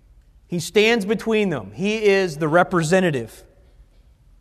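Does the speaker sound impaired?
No.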